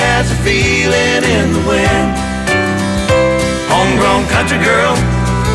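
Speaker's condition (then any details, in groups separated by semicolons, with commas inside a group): No condition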